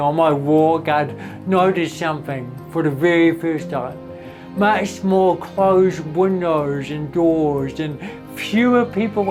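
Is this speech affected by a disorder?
Yes: cerebral palsy.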